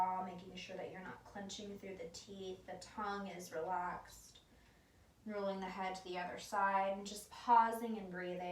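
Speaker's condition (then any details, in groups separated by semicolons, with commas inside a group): No condition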